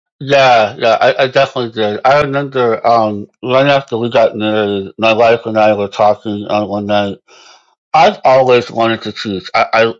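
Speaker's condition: Moebius syndrome; congenital

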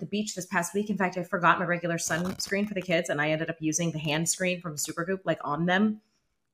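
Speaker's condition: No condition

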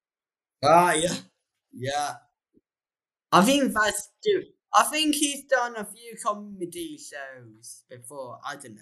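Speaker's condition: Down syndrome

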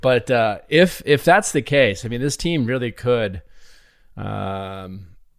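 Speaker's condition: No condition

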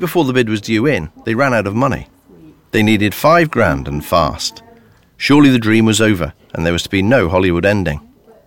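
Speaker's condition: No condition

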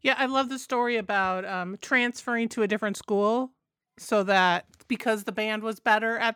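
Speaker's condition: No condition

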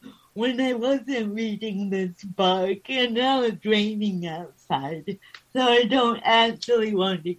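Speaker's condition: Cerebral palsy

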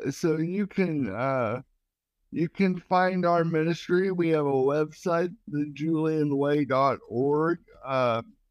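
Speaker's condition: Cerebral palsy

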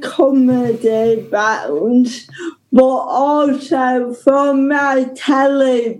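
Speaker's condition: Ataxic cerebral palsy; no breathing for 17 minutes

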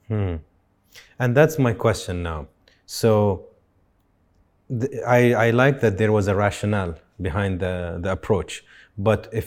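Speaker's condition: No condition

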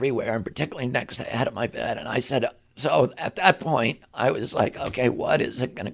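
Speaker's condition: Spasmodic dystonia; affects voice

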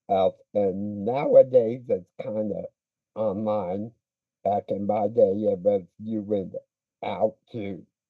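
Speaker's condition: Speech impediment

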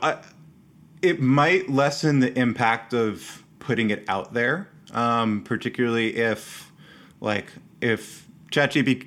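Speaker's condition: No condition

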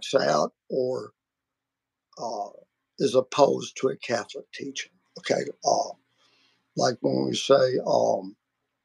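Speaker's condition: Vocal cord surgery; multiple vocal cord surgeries

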